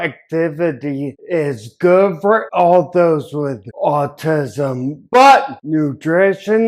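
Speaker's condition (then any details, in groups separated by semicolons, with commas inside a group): Ataxia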